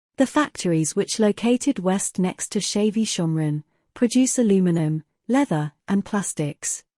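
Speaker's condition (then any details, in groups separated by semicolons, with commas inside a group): No condition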